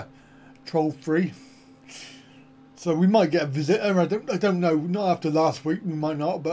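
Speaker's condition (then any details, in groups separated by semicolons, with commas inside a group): Cerebral palsy; back surgery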